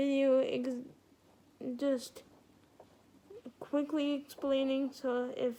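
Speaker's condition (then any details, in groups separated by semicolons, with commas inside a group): Cerebral palsy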